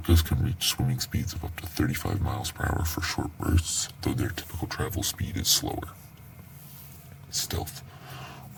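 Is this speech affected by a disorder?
No.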